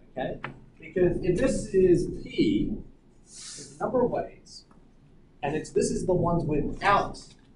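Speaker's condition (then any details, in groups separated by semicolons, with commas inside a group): No condition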